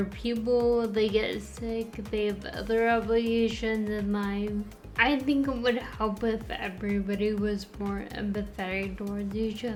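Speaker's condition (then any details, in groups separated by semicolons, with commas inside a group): Friedreich's ataxia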